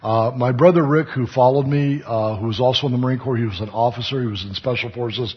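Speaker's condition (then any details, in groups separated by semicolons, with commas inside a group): No condition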